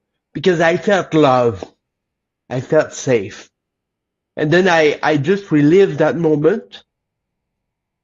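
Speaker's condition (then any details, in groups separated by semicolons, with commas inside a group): Cerebral palsy; lifelong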